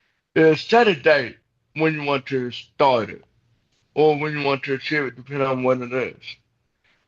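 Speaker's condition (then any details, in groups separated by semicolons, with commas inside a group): Cerebral palsy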